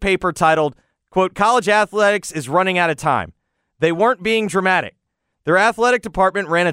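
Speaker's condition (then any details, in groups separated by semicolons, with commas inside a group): No condition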